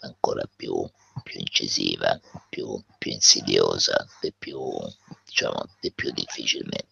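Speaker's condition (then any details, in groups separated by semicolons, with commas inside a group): Laryngectomy; head and neck tumour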